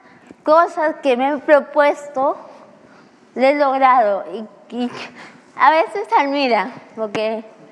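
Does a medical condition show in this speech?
Yes: cerebral palsy; began speaking at age six.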